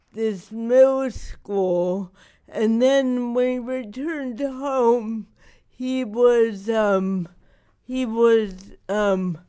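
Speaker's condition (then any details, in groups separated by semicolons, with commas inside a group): Cerebral palsy; not degenerative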